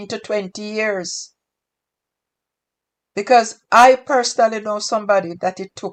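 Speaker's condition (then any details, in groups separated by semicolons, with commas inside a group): No condition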